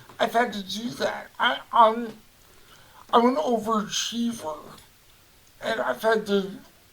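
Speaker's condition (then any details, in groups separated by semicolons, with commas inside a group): Cerebral palsy; voice affected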